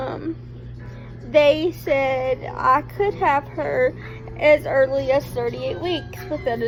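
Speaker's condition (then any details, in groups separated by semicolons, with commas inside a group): Cerebral palsy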